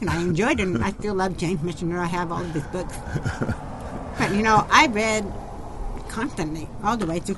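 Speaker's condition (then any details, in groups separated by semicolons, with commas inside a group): Deafness; genetic hereditary nerve deafness, born hearing or hard of hearing, profoundly deaf by age five; cochlear implants for a couple of years, bypass damaged nerve, formerly hearing aids, groups still hard; deaf-sounding voice, mistaken for drunk slurring, sometimes taken as German accent, speech learned while hearing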